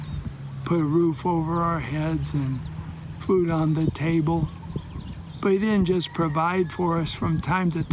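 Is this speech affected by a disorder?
Yes: ALS.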